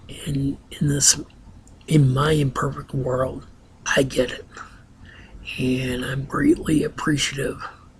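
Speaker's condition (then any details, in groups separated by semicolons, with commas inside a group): Ataxia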